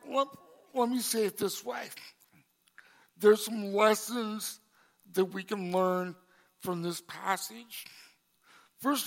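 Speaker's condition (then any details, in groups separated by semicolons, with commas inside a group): Cerebral palsy; congenital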